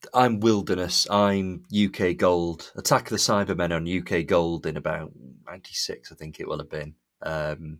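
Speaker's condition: No condition

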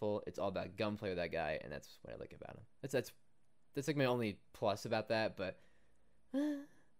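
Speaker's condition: No condition

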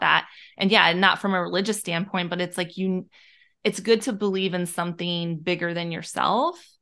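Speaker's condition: No condition

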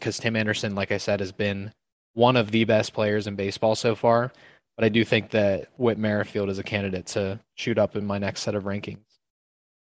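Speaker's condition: No condition

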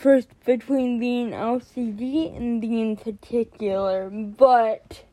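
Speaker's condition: Cerebral palsy; more jerking in class

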